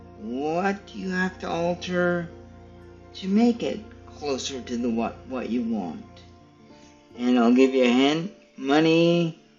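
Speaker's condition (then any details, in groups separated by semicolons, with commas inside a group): Cerebral palsy; stiff muscles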